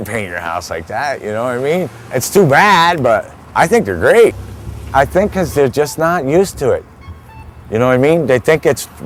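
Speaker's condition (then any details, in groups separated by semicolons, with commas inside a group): No condition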